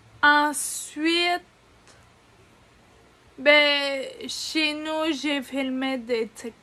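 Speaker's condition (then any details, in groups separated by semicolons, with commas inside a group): Ataxia; degenerative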